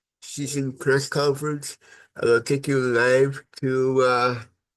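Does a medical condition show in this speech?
Yes: cerebral palsy.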